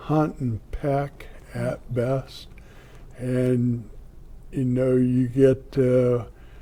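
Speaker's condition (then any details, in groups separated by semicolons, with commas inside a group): ALS; about two years since diagnosis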